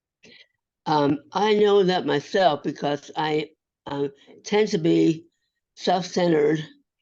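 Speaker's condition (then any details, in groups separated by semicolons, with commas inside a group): Acquired brain injury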